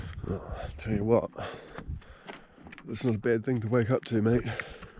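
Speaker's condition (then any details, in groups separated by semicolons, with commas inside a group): No condition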